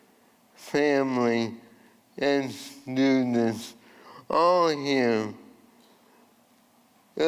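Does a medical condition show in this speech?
Yes: ALS.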